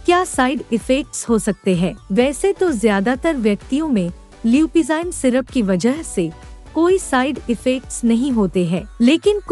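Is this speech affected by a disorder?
No.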